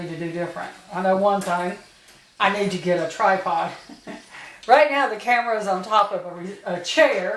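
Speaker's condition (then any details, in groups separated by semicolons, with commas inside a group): No condition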